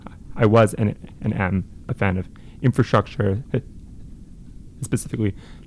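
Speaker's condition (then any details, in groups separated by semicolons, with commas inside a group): Stuttering; persisting into adulthood, no cure, managed, no family history, past blocks up to 30 seconds; always stutters, varies by day and week, no clear pattern, retimes breaths, Israeli Zoom support group; more when nervous, less when angry, tends not to block when singing, uncoordinated breathing contributes; prolonged sounds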